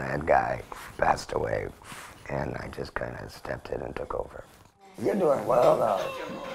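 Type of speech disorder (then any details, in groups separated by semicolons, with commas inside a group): Electrolarynx speech; total laryngectomy for larynx cancer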